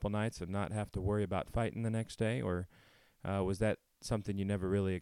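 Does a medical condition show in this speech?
No.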